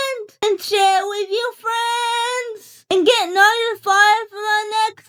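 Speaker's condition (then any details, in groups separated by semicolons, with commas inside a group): Cerebral palsy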